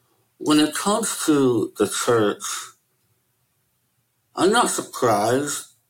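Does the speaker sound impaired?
Yes: Möbius syndrome; incomplete lip closure, certain letters hard to pronounce, not understood by everybody.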